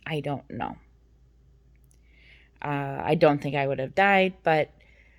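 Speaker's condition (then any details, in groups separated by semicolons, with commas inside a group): No condition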